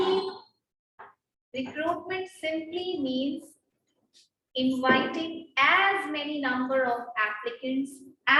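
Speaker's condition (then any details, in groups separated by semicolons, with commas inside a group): No condition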